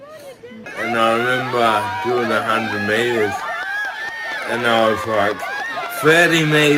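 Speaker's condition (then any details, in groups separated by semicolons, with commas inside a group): Cerebral palsy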